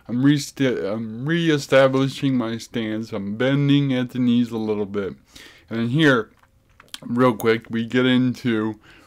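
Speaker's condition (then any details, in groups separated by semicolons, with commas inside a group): Cerebral palsy; affects gait and walking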